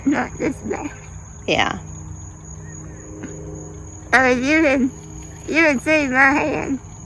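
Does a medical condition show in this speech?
Yes: spinal muscular atrophy type 2.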